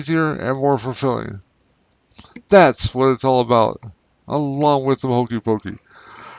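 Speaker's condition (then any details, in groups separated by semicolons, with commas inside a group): Traumatic brain injury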